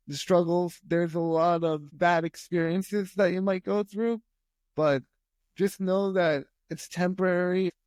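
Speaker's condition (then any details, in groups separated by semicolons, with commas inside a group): Spastic quadriplegic cerebral palsy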